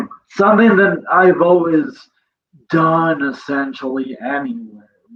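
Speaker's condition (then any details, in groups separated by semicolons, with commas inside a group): Cerebral palsy; present from birth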